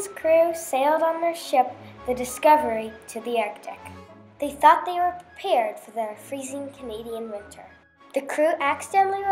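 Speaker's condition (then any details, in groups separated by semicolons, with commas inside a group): No condition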